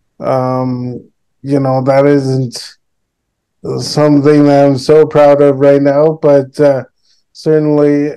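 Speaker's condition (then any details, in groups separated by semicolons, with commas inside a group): Cerebral palsy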